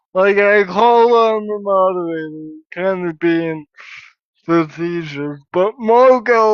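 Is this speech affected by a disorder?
Yes: cerebral palsy.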